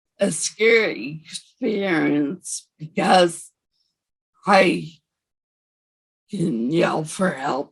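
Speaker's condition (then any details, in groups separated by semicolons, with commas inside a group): Severe anoxic brain injury; severe, wheelchair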